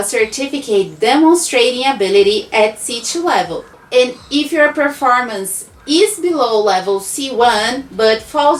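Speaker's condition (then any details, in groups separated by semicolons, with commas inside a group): No condition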